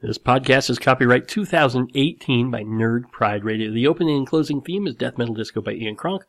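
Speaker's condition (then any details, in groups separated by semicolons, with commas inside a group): Cleft lip and palate; nose still slightly crooked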